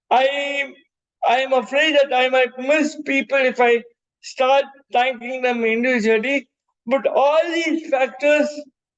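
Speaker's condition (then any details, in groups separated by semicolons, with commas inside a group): Cerebral palsy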